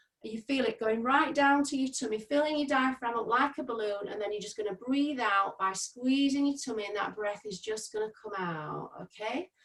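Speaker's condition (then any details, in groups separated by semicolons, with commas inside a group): No condition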